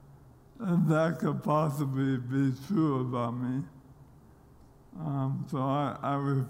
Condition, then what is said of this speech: ALS (motor neuron disease). Yet, I continue to lose things, such as my ability to speak clearly.